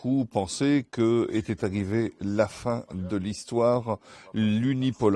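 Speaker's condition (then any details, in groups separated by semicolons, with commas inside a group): No condition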